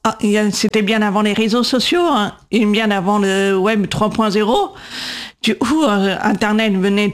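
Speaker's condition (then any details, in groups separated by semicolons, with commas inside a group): Deafness from birth, profound sensorineural deafness, congenital CMV; congenital deafness from cytomegalovirus (CMV), diagnosed around 18 months, severe at birth, dropped at age 8; speaks on air with own voice, live transcription by Céline Ripoll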